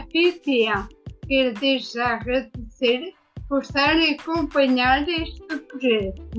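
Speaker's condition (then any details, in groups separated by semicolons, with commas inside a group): Ataxia after brain injury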